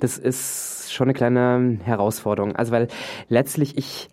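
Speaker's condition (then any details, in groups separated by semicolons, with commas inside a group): Stuttering; felt at lips, tongue, articulation and whole body, giving seminars a challenge; prolonged sounds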